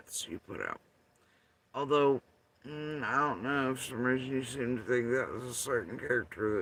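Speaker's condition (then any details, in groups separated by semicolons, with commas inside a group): Facial paralysis after surgery; tongue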